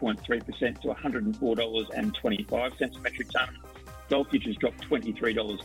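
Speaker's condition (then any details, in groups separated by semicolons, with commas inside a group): No condition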